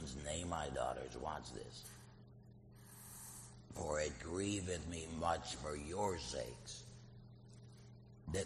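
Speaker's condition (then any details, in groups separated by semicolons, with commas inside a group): Laryngectomy, voice prosthesis; like a kazoo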